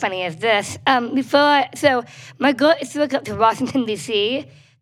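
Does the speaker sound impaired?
Yes: Down syndrome.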